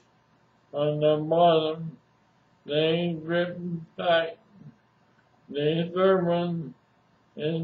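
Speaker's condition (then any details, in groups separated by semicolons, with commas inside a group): ALS; speech somewhat hard to understand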